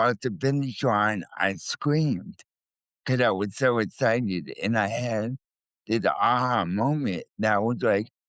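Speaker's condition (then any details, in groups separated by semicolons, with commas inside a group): Cerebral palsy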